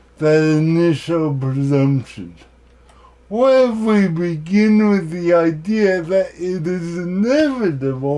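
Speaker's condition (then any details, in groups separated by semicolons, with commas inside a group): Cerebral palsy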